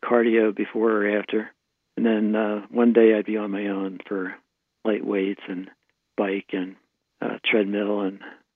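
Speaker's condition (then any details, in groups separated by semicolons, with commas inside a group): Parkinson's disease; functioning almost normally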